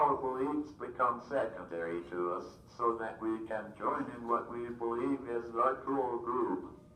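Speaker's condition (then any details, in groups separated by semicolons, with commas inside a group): Cerebral palsy, athetoid; caused by oxygen loss at birth, motor brain injury; could not communicate everything, worked with speech therapist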